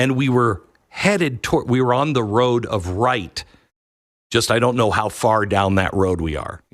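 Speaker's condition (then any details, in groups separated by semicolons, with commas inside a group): No condition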